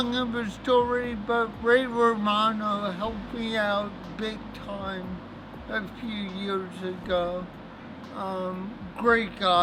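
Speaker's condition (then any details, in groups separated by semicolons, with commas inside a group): Cerebral palsy; since birth, born not breathing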